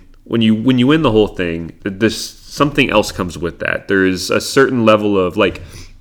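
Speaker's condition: No condition

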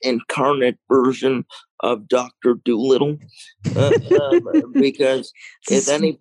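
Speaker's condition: Cerebral palsy, mild

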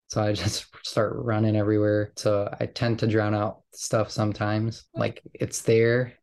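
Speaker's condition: No condition

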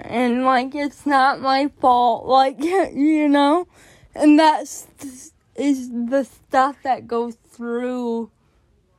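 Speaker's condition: Cerebral palsy; born addicted

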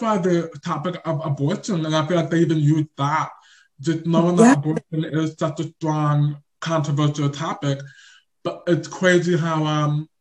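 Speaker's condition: Deaf or hard of hearing; invisible deafness

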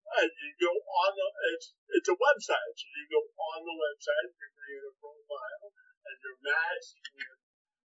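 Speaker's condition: Cerebral palsy, spastic quadriplegia; affects muscle memory

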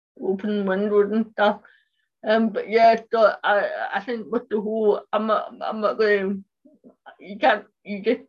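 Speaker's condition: Cerebral palsy; left side affected, walking and dexterity difficulties, profoundly deaf, tightens easily, riding for disabled 15 years; accident injuries four years ago, painful leg, struggles walking, on medication, no longer breathless; speech impairment

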